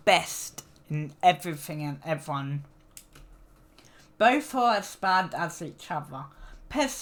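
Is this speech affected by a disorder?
Yes: cerebral palsy; needs frequent rest.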